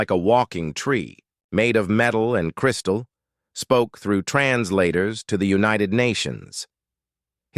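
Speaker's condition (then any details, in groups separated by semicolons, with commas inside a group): No condition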